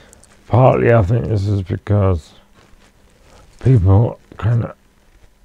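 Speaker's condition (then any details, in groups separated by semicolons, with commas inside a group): Cerebral palsy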